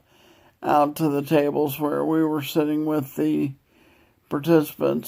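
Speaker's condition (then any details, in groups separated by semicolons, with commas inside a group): Multiple sclerosis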